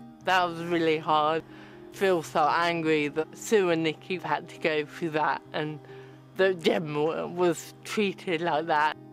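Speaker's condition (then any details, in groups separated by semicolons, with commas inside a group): Cerebral palsy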